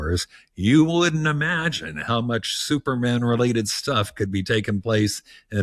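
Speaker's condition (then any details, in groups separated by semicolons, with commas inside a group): No condition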